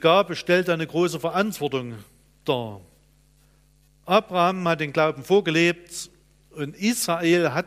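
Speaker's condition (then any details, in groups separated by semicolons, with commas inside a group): No condition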